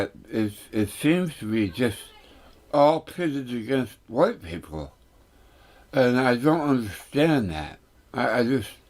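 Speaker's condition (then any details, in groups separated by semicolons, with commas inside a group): Tongue cancer; tongue burns when food touches it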